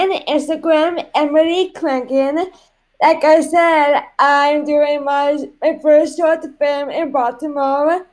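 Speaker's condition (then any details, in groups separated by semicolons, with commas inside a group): Cerebral palsy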